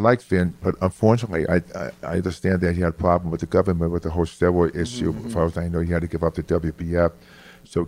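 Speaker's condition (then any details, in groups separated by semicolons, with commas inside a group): Hearing loss; lost about 75% of hearing close to birth, severe childhood speech impediment, left ear surgery; about 5 years since ear surgery, no hearing aid in left ear now; formerly severe monotone speech, inflection improved by studying phonetics, New York accent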